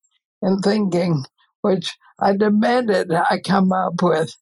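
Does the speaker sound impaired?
Yes: ALS; gets out of breath easily.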